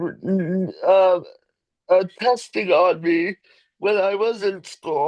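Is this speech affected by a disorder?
Yes: cerebral palsy.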